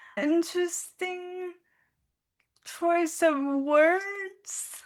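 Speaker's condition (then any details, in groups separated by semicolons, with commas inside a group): Dystonia; neurological movement disorder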